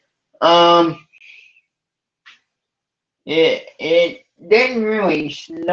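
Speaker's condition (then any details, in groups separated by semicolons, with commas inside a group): Cerebral palsy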